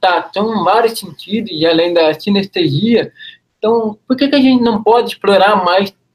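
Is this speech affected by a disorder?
Yes: congenital deafness, Usher syndrome; born deaf, Usher syndrome affecting vision and hearing, same condition as brother Thierry; learned to hear and lip read, struggles to follow fast communication; relied more on hearing than lip reading.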